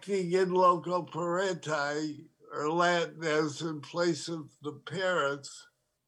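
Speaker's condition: Parkinson's disease; diagnosed over 9 years ago

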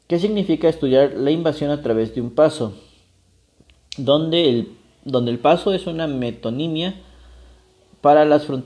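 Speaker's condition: No condition

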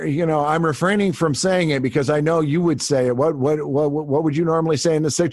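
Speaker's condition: No condition

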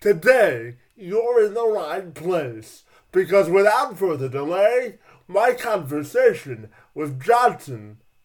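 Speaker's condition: Cerebral palsy; from birth, severe, at age nine doctor predicted lifelong inability to walk

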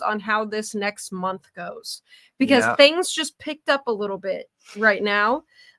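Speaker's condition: No condition

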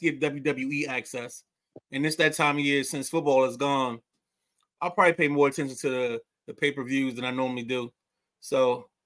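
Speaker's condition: No condition

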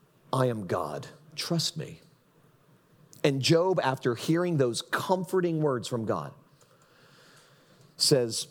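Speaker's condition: No condition

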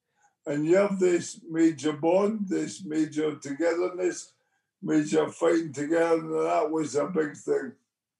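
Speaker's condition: Motor neurone disease; onset with left hand weakness

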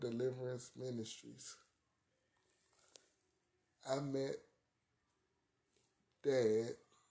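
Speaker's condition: Cerebral palsy; arthritis

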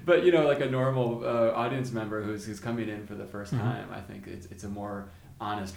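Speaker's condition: No condition

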